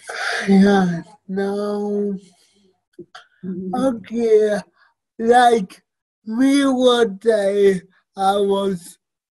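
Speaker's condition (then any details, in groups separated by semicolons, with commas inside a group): Cerebral palsy; fine motor skill challenges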